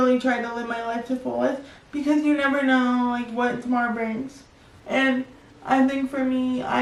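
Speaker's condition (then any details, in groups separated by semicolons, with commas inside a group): Cerebral palsy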